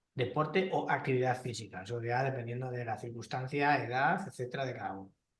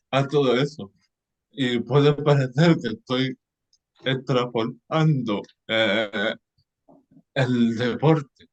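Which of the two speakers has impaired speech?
The second: cerebral palsy; lifelong; spasms even when calm; may run out of air, not always fully intelligible.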